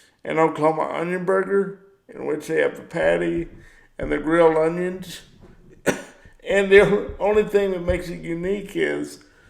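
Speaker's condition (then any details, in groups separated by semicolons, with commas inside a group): Cerebral palsy; power wheelchair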